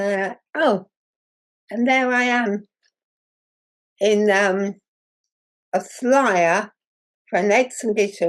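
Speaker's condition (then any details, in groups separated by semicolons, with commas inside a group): Muscular dystrophy; progressive muscle wasting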